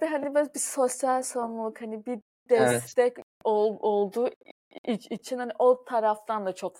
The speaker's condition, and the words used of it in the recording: Stuttering. Çünkü böyle hani bu normal bir kekemelik değil yani şu anki de böyleyim.